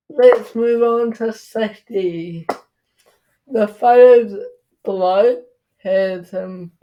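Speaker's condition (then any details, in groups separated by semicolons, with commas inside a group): Cerebral palsy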